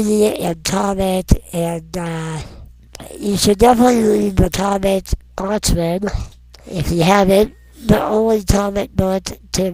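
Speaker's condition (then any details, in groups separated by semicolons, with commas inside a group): Non-progressive muscular dystrophy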